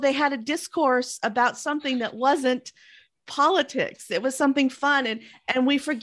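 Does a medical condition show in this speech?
No.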